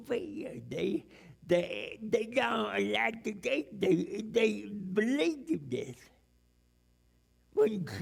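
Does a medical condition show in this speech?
Yes: cerebral palsy.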